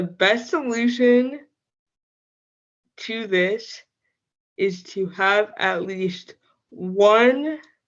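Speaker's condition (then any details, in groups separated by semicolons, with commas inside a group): Cerebral palsy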